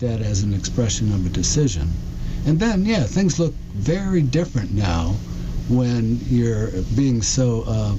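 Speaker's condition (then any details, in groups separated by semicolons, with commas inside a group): Parkinson's disease; diagnosed almost 4 years ago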